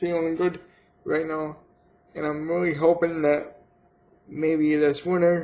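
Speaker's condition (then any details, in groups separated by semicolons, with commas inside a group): Cerebral palsy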